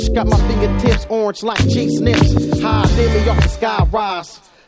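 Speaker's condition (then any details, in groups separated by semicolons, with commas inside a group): No condition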